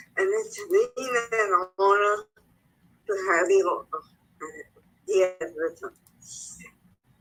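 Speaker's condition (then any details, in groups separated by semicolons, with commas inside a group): Cerebral palsy; speech affected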